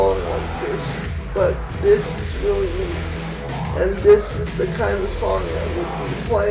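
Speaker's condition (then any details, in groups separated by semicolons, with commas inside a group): Cerebral palsy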